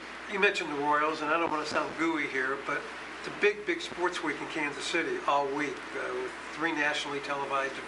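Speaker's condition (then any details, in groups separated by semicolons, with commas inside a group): No condition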